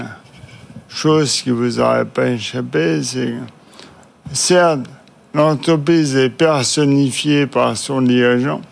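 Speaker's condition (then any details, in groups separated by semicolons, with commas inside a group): ALS (Charcot's disease); diagnosed about 2 years ago, first symptoms mistaken for tendinitis, many tests initially normal; difficult voice, hard to hear, viewers may need to raise TV volume or switch channel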